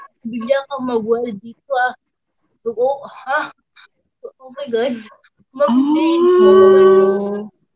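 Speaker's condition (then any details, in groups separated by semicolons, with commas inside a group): Cerebral palsy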